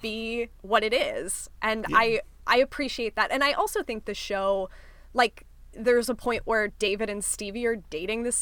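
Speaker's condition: No condition

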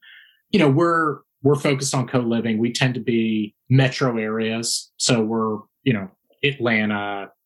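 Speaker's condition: No condition

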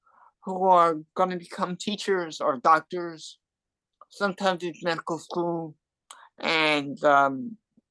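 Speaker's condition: Cerebral palsy and hearing loss; adult

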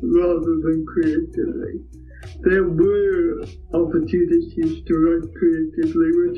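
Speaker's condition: Cerebral palsy; physical only

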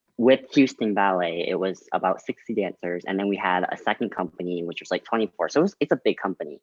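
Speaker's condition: Cleft lip and palate

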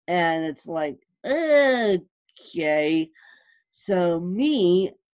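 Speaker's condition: Cerebral palsy; about 33 years

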